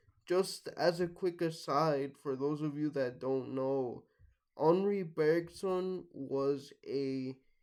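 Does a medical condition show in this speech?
Yes: cerebral palsy; brain damage.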